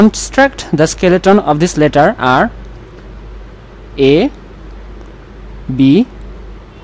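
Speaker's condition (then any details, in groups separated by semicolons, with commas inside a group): No condition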